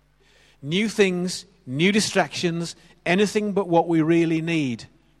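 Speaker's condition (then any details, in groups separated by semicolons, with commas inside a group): No condition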